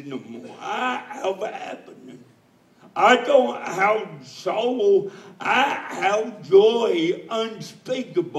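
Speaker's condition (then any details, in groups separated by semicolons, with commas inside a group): Cerebral palsy; speech still sounds atypical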